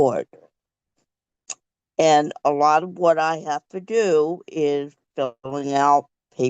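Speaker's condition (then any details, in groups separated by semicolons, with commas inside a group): Cerebral palsy; present since birth; speech therapy in childhood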